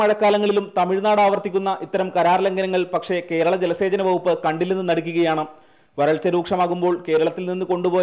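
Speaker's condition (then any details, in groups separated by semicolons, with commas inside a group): No condition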